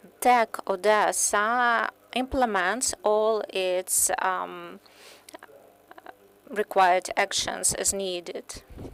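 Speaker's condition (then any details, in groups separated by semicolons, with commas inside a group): No condition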